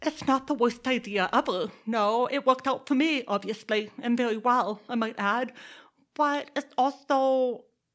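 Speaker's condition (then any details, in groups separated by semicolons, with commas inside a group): Deafness; deaf accent combined with Texas accent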